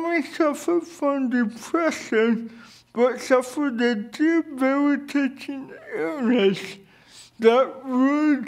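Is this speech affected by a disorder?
Yes: cerebral palsy.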